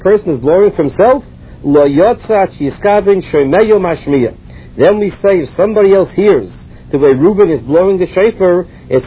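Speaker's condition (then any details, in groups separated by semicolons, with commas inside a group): No condition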